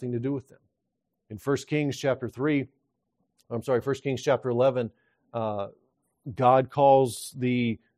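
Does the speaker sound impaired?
No.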